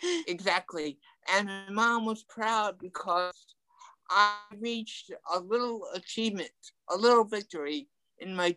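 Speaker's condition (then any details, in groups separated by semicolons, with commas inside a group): Ataxic cerebral palsy; from birth, mild, legs mostly, also arms, walked at about age four; talking affected, tongue affected a little, frequent stuttering in past, improved with speech therapy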